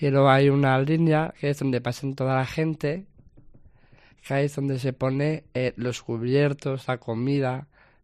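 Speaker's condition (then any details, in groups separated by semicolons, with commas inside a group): Down syndrome; trisomy 21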